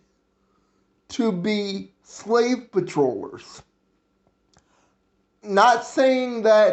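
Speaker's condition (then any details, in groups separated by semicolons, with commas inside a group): Cerebral palsy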